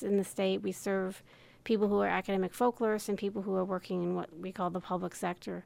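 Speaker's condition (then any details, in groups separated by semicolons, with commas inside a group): No condition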